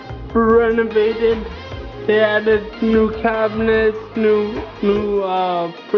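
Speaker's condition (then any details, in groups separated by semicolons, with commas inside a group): Cerebral palsy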